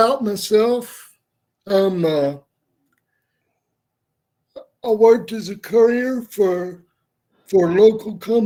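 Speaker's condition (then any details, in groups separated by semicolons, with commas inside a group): Cerebral palsy; wheelchair user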